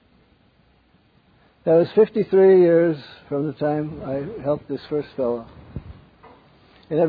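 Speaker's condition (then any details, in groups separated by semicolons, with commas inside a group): Parkinson's; wakes up around 3 am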